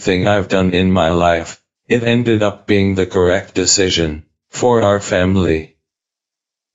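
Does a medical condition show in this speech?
Yes: ALS, through a speech-generating device; cannot speak, eye-activated synthetic voice built from voice banking, types replies, silences while typing.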